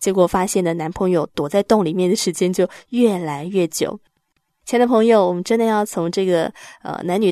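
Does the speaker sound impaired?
No.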